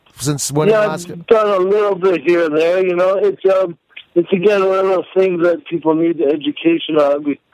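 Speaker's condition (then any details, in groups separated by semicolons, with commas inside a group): Cerebral palsy; may sound drunk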